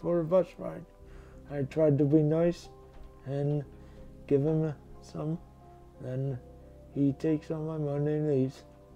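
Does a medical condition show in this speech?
Yes: traumatic brain injury; hit by car as child, resuscitated.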